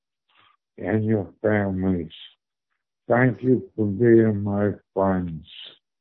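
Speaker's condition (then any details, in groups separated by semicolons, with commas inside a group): Stroke; recovering from stroke; speech a little bit better since stroke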